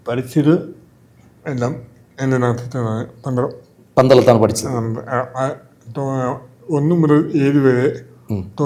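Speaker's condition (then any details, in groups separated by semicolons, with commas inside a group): Cerebral palsy; from birth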